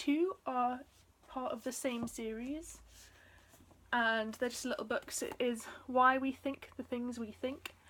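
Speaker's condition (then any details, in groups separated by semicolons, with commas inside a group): No condition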